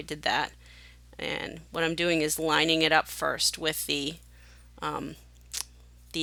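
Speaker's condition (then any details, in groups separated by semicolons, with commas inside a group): No condition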